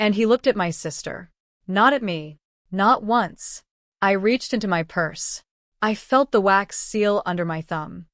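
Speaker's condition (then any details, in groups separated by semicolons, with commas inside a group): No condition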